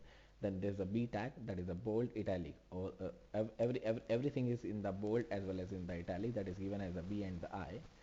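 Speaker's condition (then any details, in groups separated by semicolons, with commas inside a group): No condition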